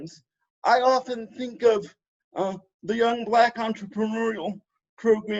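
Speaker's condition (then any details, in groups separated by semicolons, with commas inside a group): Cerebral palsy; spastic type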